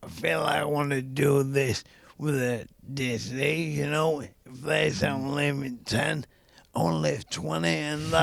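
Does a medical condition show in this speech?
Yes: ALS; young onset.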